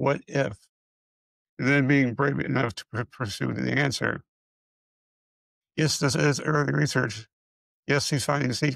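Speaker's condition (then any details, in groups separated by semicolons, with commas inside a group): Multiple system atrophy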